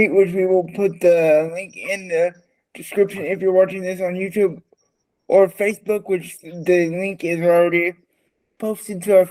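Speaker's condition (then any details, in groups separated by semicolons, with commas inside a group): Cerebral palsy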